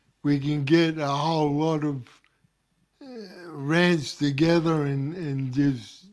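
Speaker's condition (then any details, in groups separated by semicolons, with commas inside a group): Cerebral palsy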